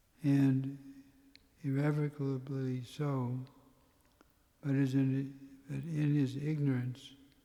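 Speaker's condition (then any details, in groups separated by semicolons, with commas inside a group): Parkinson's; tremor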